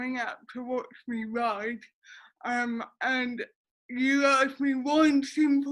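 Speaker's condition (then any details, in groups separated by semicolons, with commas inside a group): Cerebral palsy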